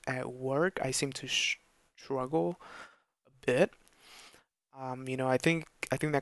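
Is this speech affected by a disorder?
Yes: stuttering; long-standing stutter persisting into adulthood, oral assessment showed no tongue or face problem; past speech therapy after mentor raised speech, breathing exercises for breath support, fluency techniques; poor breath support, too little air for sounds, tenses up giving reports, stutters equally Spanish, English; here repeated sounds, blocks.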